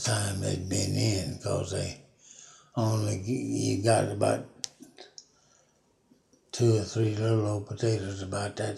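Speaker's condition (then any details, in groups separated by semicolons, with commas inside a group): Parkinson's disease; never broken a bone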